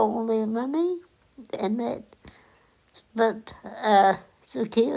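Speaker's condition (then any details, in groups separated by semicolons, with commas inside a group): Cerebral palsy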